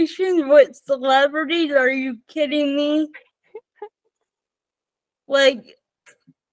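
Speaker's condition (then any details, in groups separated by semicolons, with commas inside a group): Spastic cerebral palsy, mixed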